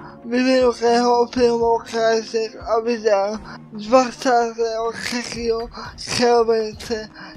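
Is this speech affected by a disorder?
Yes: cerebral palsy.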